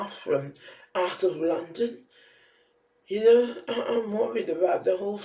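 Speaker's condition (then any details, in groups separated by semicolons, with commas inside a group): Facial palsy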